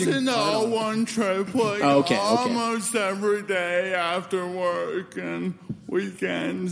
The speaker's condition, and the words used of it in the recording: Cerebral palsy. It also affects my speech, which is kind of obvious.